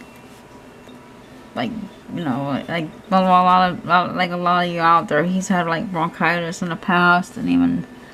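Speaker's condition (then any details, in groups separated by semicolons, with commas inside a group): Cerebral palsy; hands affected, shaking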